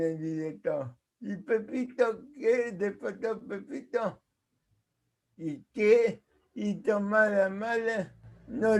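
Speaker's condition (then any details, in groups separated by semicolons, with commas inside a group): Cerebral palsy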